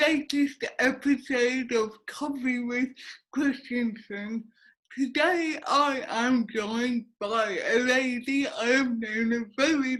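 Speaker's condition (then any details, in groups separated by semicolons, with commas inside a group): Cerebral palsy; affects speech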